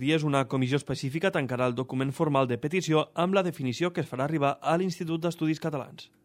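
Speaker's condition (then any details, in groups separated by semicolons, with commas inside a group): No condition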